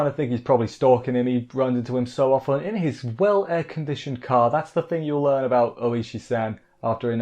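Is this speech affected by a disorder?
No.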